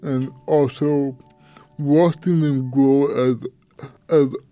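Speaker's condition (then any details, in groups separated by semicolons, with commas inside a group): Cerebral palsy; congenital, tight muscles, affects walking and hands, takes medication, physical therapy for hands; affects speaking, would be very hard to understand without medication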